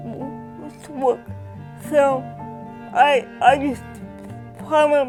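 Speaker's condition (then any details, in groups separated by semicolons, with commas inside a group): Cerebral palsy; right side affected, body curled, physical therapy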